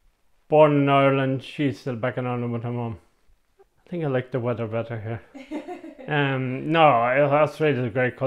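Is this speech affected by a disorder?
Yes: MND; onset right side.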